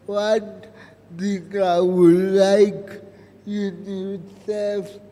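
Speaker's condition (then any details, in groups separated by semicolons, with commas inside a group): Cerebral palsy; present from birth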